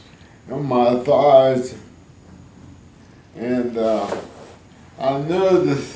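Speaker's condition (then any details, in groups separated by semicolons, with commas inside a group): ALS; spasticity main symptom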